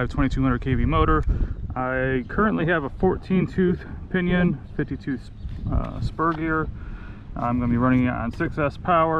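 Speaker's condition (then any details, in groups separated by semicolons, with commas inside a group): No condition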